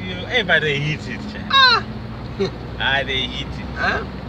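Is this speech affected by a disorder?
No.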